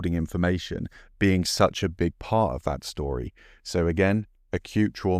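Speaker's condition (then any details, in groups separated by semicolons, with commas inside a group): No condition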